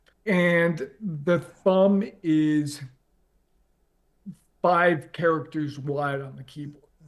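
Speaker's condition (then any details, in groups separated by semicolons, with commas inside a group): ALS; progressive, onset leg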